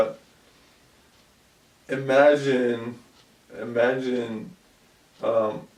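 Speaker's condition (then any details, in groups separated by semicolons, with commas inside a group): ALS; about 2 years since onset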